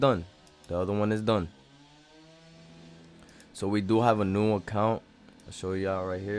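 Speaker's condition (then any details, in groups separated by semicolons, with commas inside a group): No condition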